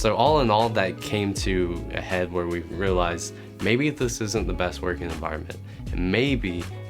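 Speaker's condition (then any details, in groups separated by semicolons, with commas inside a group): No condition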